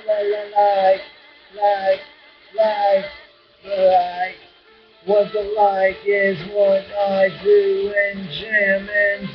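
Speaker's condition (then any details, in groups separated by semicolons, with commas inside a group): Brain injury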